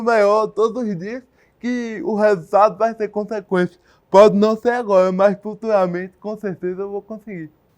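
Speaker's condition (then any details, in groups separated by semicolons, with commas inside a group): Cerebral palsy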